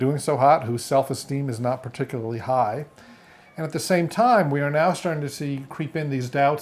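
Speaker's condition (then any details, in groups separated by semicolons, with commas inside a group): No condition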